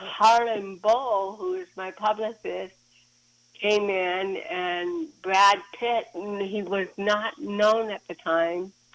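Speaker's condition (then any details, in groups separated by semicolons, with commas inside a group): Cerebral palsy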